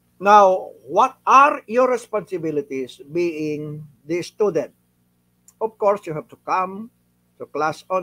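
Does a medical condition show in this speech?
No.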